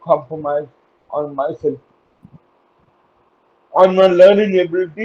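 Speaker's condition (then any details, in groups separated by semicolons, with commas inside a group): Cerebral palsy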